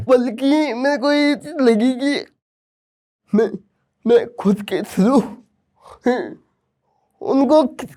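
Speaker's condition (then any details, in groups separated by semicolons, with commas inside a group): Cerebral palsy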